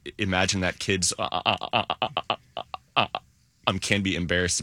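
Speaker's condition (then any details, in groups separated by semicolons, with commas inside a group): Stuttering; stuttering since age three or four, parents did not stutter, avoided situations in high school; avoidance reduction therapy in high school and college, accepts stuttering openly, stutters everywhere and all the time; core stutter small elongation, avoidance behaviors make it more obvious, voluntary fake stutter sometimes turns real; prolonged sounds, blocks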